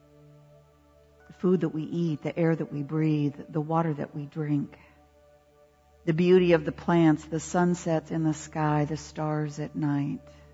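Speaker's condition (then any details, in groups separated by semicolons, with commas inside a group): No condition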